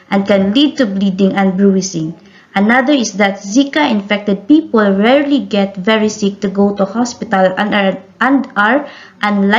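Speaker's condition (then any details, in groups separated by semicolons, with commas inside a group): No condition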